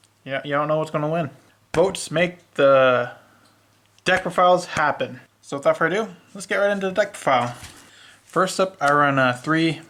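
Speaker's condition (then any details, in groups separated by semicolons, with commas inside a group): No condition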